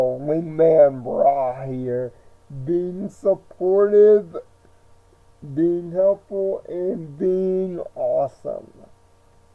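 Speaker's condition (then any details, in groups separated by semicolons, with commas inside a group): Cerebral palsy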